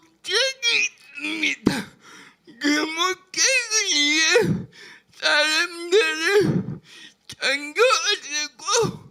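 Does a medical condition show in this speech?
Yes: brain lesion disability grade 1, severe.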